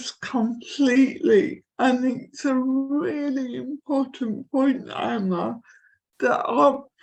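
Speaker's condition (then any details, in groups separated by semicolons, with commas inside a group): Cerebral palsy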